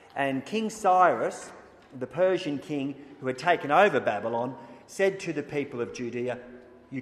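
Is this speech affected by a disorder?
No.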